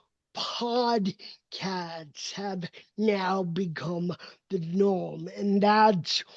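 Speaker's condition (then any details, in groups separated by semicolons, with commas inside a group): Cerebral palsy; uses walker and wheelchair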